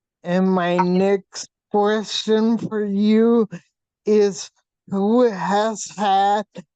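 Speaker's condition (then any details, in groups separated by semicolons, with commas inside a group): Hydrocephalus with shunt failure; condition causes speech pattern, previously liquid diet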